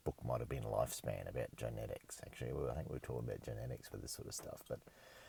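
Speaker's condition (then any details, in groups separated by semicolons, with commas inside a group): No condition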